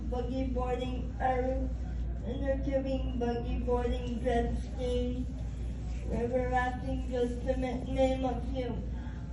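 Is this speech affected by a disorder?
Yes: cerebral palsy; spastic quadriplegia.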